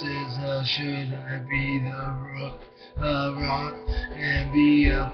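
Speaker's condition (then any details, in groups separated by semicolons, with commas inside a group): Brain injury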